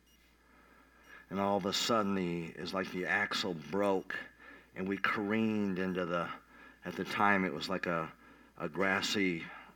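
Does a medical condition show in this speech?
Yes: cleft palate; revived by nurse.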